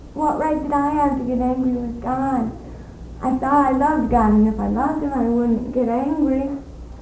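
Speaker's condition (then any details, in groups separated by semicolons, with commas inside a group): Cerebral palsy; no formal physical therapy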